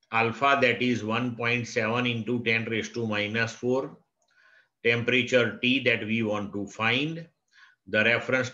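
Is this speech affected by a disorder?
No.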